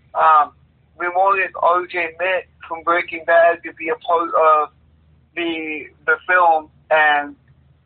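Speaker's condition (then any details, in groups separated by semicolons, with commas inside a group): Cerebral palsy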